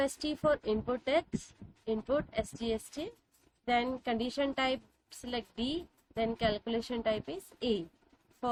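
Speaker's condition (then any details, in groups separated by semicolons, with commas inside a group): No condition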